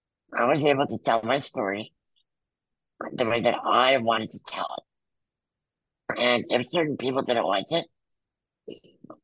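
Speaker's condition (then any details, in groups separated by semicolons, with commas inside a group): Muscular dystrophy; congenital, wheelchair user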